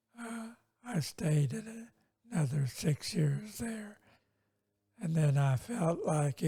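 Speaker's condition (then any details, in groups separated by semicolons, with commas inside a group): Multiple sclerosis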